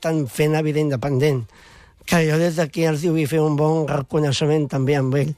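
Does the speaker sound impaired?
Yes: Down syndrome; congenital, present from birth, extra chromosome.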